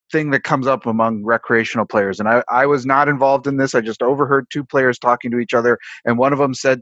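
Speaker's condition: No condition

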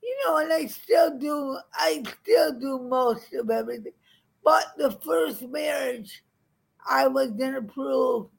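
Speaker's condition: Cerebral palsy; permanent, wobbly gait, frequent falls; age 71, back in physical therapy for frequent falls, cane advised against, no pain, not worsening; described as drooly and funny, once judged too poor for teaching, mistaken for drunk

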